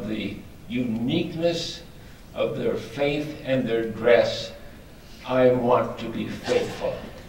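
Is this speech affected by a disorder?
Yes: ALS; extremely weak.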